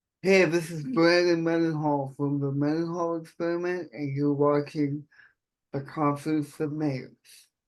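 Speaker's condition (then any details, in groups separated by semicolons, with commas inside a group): Cerebral palsy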